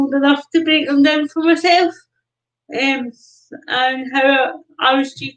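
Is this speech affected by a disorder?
Yes: cerebral palsy; non-progressive.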